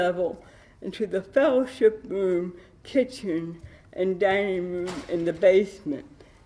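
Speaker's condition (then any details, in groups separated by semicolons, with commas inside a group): Cerebral palsy with dystonia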